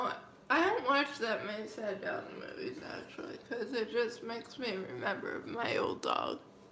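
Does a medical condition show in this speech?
Yes: cerebral palsy, mild.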